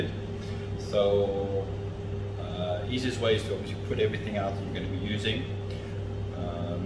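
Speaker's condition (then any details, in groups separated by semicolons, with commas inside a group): No condition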